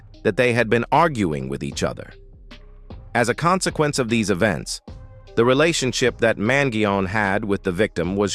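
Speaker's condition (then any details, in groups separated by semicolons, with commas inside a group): No condition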